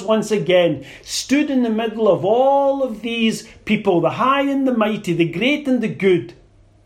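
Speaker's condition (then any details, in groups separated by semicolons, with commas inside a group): No condition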